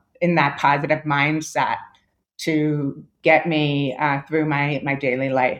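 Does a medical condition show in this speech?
Yes: deafness; born with moderate to severe hearing loss, then esteem implant.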